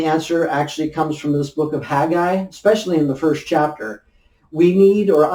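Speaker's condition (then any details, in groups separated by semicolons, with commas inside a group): No condition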